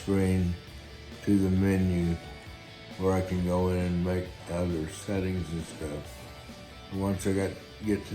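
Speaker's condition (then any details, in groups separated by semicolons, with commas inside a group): Guillain-Barré syndrome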